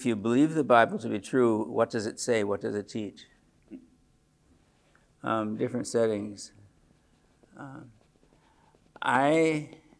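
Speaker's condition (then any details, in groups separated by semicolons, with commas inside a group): Parkinson's disease; age 74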